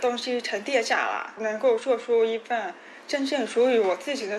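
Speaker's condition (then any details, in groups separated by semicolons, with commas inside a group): Hearing impairment; hearing loss from childhood accident, completed rehabilitation training; learned speech through daily drills, parents speaking from behind, words repeated hundreds of times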